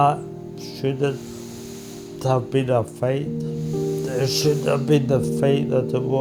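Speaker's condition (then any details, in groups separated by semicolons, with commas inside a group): Motor neurone disease; tracheostomy after breathing deterioration; home ventilation via tracheostomy, previously mask ventilation, 2 months ICU; tracheostomy improved breathing and speech versus mask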